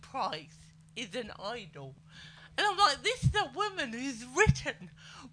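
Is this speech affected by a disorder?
Yes: cerebral palsy; slow walking, poor handwriting; able to speak and move.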